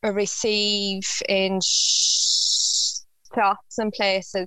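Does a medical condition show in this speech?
Yes: stutter; developmental, onset about age 3, worsened into teens, childhood speech therapy unhelpful, cause unknown; adult, lifelong, good speech day at recording, good days and bad days; stutters more when rushed or listeners rude, badly with new people, rarely with close friends, family; here prolonged sounds.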